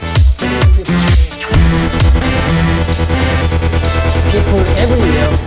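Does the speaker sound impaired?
No.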